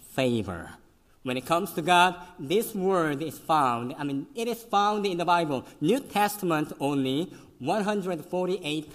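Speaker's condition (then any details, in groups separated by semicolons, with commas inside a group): Cleft lip and palate, severe; could not suck breast milk as newborn, fed formula and cow milk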